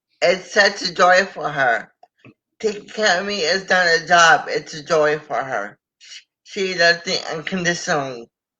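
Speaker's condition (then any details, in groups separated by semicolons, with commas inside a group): Cerebral palsy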